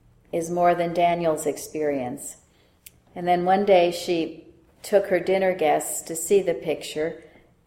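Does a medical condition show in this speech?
No.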